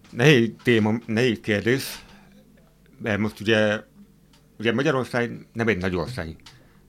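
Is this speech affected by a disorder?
Yes: hard of hearing; hearing aid mentioned.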